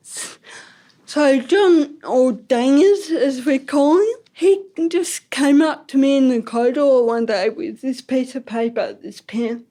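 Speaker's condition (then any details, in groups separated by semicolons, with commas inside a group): Ataxic cerebral palsy; ataxic type, from birth, coordination and balance affected, crutches; diagnosed around age three, slower walking and handwriting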